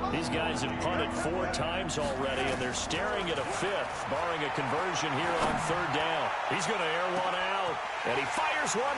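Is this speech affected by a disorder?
No.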